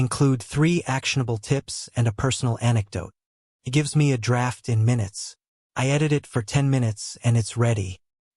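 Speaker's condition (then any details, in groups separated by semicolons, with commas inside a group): No condition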